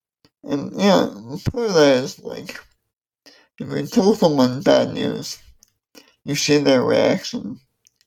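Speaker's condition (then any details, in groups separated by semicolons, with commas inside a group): ALS; progressive muscle weakness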